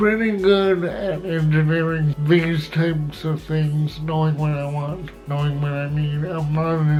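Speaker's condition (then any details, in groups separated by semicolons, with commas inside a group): Cerebral palsy; voice differs from others'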